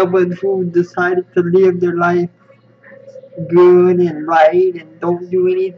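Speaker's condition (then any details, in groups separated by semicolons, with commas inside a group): Spastic cerebral palsy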